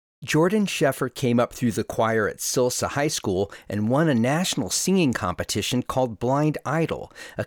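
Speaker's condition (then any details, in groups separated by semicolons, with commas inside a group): No condition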